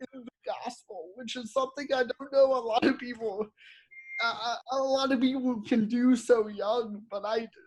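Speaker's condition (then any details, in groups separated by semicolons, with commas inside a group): Cerebral palsy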